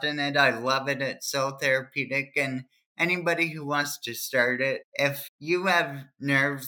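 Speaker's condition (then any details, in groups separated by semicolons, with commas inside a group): Cerebral palsy; trouble remembering multiple tasks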